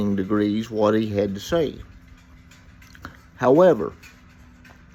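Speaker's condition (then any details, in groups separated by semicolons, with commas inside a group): Cerebral palsy; reports speaking clearly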